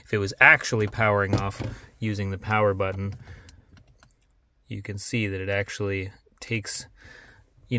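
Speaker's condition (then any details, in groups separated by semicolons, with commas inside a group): No condition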